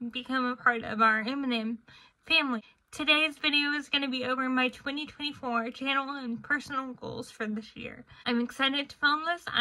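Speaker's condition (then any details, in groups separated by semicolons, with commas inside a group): Cerebral palsy, spastic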